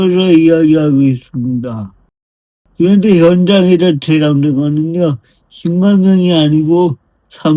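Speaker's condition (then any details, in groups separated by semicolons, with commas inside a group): Brain lesion disability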